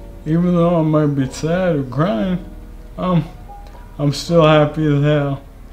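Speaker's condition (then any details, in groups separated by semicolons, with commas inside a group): ALS; leg onset, speech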